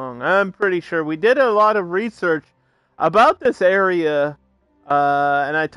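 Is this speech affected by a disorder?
No.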